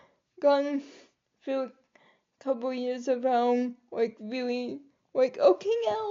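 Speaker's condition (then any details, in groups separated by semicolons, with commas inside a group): Cerebral palsy; able to articulate and speak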